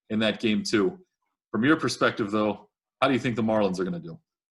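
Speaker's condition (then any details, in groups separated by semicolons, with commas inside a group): No condition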